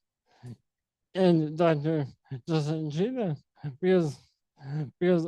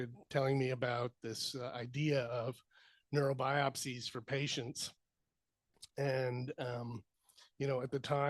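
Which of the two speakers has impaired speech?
The first: sporadic ALS; diagnosed at age 32.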